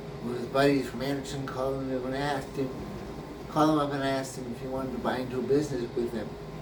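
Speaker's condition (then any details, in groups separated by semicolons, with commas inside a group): Brain injury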